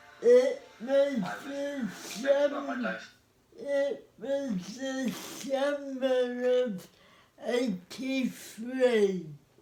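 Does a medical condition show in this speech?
Yes: cerebral palsy; spastic.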